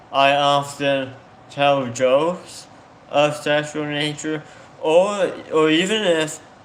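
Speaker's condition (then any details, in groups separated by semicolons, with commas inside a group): Tongue cancer surgery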